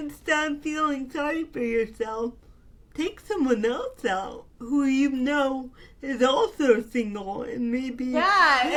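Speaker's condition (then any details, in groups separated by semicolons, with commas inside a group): Cerebral palsy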